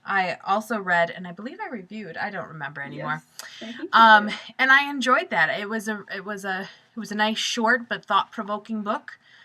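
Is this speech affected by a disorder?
No.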